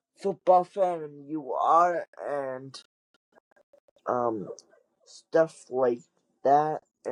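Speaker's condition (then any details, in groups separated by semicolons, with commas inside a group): Cerebral palsy; wheelchair user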